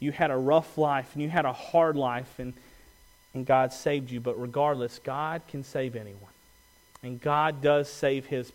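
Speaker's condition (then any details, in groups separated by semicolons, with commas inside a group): No condition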